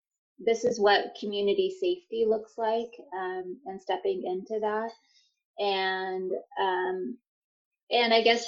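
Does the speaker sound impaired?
No.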